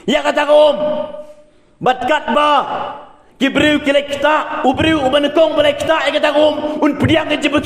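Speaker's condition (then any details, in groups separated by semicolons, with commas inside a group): No condition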